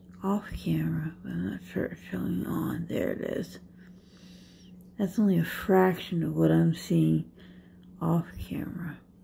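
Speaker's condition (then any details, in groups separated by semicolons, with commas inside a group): Dystonia; affects how speech sounds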